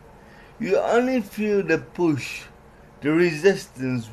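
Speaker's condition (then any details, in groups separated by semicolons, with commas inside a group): Cerebral palsy; legs affected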